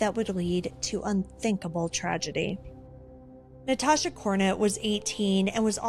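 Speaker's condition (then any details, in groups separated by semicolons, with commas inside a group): No condition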